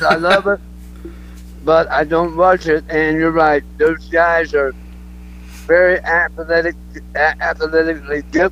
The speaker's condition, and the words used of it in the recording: Throat cancer. The last couple of years I've battled throat cancer. And so this is the results of it.